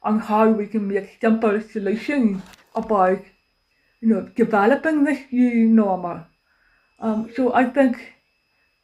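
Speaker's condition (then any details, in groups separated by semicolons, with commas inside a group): Deafness; cannot use telephone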